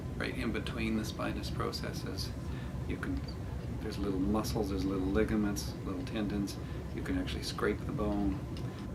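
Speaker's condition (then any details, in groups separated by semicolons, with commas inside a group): No condition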